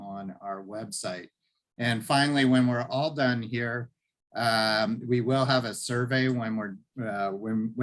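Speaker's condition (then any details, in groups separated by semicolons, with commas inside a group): No condition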